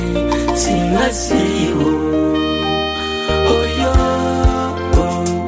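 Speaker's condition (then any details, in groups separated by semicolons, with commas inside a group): No condition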